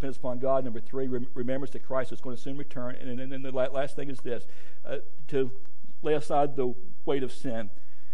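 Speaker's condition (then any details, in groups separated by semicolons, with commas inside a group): Stuttering; more stuttering tonight, tired, feels an hour later after watch not set back; repeated sounds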